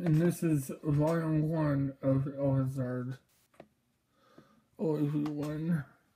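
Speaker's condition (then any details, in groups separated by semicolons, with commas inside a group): Mobius syndrome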